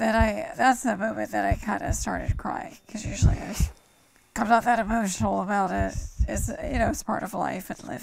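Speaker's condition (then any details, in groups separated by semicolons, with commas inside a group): ALS; onset in shoulder and hands, starting left arm; about a year to diagnosis, paints with feet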